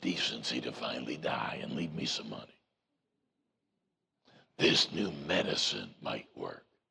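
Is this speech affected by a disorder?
Yes: voice box removal needed; voice box removal advised.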